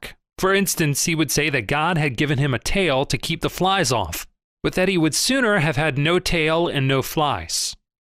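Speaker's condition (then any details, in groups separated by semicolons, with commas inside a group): No condition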